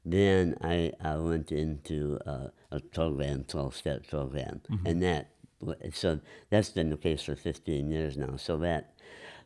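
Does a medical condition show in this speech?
Yes: enlarged tongue from vascular growth; vascular malformation of face and mouth, lower lip and lower mouth removed, tongue and throat surgeries, heavy radiation; malformation growing over years, 2 or 3 laser treatments to tongue and face, regrowth after months; harder swallowing, speech affected.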